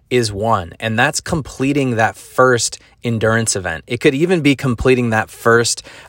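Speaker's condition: No condition

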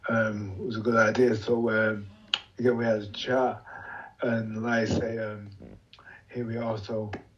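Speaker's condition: Motor neuron disease; followed by MND

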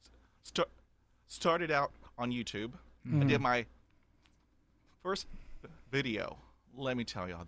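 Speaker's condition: Stuttering; stutter since about age 5 after shock and trauma, mute one year, 20 years speech therapy; age 51, over 40 years stuttering, still stutters, school speech therapy in Corpus Christi, Texas; stutter persists, blocks and repetitions since childhood, fluent when whispering, using accents or acting; repeated sounds, blocks

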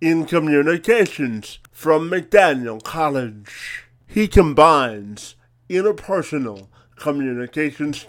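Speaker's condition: Cerebral palsy; present from birth

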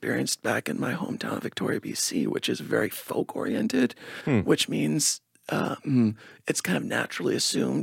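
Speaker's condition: Spasmodic dysphonia; lower voice inconsistent

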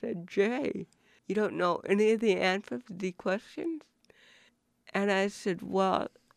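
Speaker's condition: Cerebral palsy; spinal cord surgery C1 to C7

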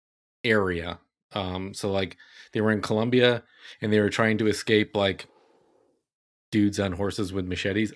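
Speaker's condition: No condition

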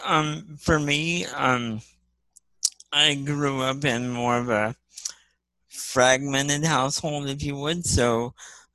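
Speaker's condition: Spastic cerebral palsy; physical and occupational therapy in childhood, multi-handicap class, once on 24 medications

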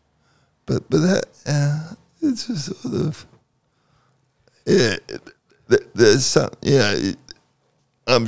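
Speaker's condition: Cerebral palsy; second COVID vaccine dose

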